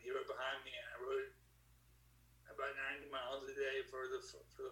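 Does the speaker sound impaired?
Yes: young onset Parkinson's disease; diagnosed at 38, first misdiagnosed as multiple sclerosis, deep brain stimulation surgery; at least nine years since diagnosis, on L-dopa, depends on medication to move, protein blocks medication.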